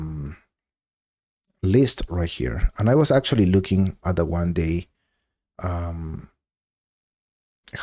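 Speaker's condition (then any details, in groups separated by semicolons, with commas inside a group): No condition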